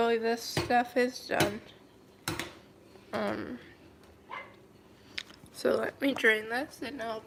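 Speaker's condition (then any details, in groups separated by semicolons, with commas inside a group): Cerebral palsy, mild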